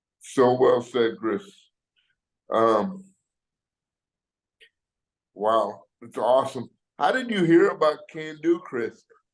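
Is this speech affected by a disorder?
Yes: cerebral palsy; wheelchair user.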